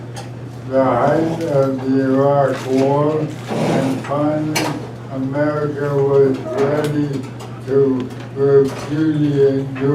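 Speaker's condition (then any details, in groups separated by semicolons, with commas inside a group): ALS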